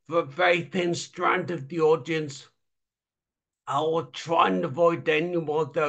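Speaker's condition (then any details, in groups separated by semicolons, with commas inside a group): Traumatic brain injury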